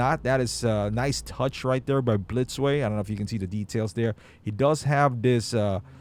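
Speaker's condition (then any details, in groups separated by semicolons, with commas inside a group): No condition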